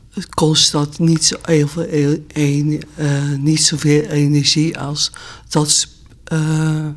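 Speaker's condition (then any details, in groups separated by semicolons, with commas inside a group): Primary progressive aphasia; underlying dementia pathology, gradually worsening, onset late 2018, diagnosed two years ago after speech recordings; needs extra time to speak, difficulty expressing what to say, struggles in unexpected situations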